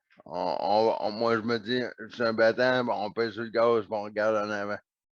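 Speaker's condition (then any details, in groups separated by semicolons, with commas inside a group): Neonatal cerebral palsy; oxygen loss at birth, operation at age 4, muscle atrophy; wheelchair after muscles tired and atrophied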